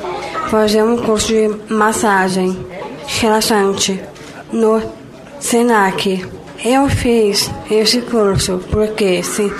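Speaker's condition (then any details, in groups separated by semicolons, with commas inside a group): Down syndrome; trisomy 21, genetic, present from birth; 22 years old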